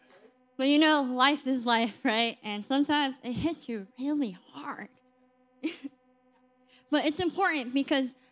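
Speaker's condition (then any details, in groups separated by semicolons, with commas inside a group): Cleft lip and palate; congenital cleft lip and palate, 38 surgeries since birth, speech services offered; age 17, roughly 2 to 3 surgeries yearly, speaking publicly; told from young age would not communicate as properly as others, formerly lacked confidence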